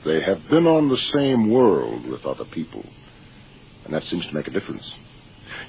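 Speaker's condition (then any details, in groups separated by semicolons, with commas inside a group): No condition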